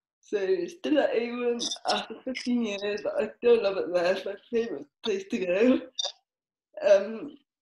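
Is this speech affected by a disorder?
Yes: cerebral palsy.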